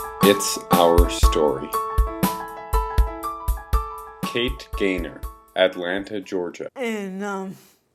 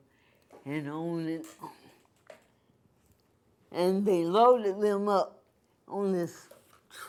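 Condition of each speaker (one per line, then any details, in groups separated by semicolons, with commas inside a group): No condition
Cerebral palsy; cerebral palsy, from birth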